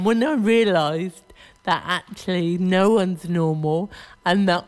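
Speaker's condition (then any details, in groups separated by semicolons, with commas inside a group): Cerebral palsy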